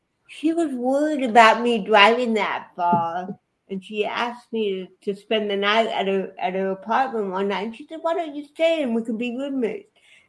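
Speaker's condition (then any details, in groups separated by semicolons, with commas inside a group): Cerebral palsy; affects body movements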